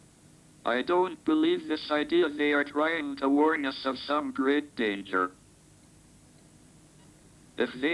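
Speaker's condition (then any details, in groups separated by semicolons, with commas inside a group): Motor neurone disease, speech-generating device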